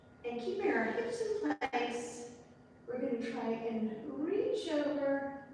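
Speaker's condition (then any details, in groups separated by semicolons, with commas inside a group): No condition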